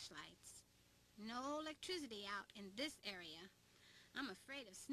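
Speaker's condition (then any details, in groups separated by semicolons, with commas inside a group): No condition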